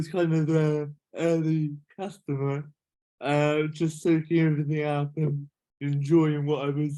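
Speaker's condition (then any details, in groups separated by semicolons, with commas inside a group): Cerebral palsy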